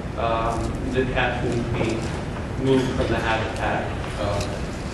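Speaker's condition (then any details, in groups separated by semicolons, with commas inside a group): No condition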